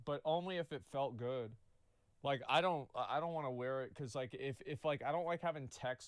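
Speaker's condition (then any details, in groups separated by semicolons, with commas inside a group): No condition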